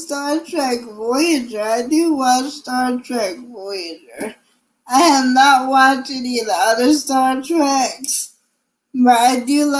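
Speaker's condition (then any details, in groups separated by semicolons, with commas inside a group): Cerebral palsy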